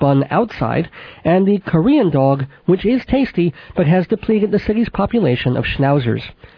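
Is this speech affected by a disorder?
Yes: cleft palate with lisp, mild; congenital cleft palate and cleft lip, could not nurse, infant operations, braces 10 years, therapy with Mrs. Adler; age 39, about 39 years since infant operations; mild residual lisp, sibilant s, voice not especially nasal, childhood consonants formed via sinuses, back of throat.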